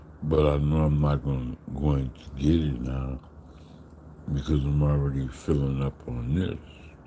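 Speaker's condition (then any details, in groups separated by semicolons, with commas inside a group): Slurred speech; still slurs words occasionally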